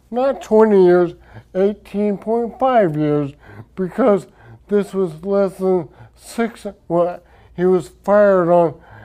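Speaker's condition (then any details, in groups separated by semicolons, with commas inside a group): Traumatic brain injury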